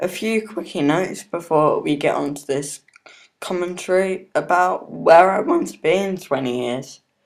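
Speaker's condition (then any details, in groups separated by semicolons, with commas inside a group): Cerebral palsy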